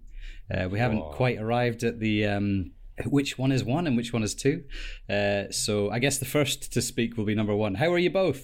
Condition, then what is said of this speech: None; typical speech.